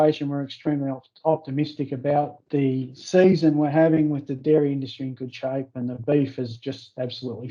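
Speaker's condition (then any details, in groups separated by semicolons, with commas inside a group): No condition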